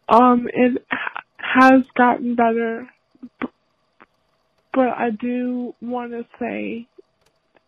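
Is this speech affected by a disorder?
Yes: stuttering; stuttering for about 12 years; ongoing stutter; here repeated sounds, blocks.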